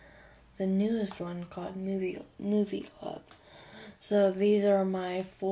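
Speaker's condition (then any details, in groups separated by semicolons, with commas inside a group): Cerebral palsy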